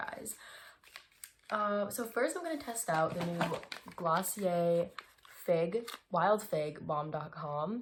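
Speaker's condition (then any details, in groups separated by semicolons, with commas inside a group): No condition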